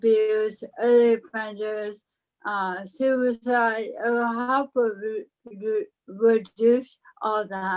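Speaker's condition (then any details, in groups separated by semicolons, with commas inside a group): ALS; slight speech impairment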